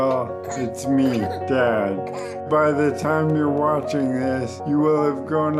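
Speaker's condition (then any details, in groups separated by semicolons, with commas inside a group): ALS, speech-generating device; speaks through computer voice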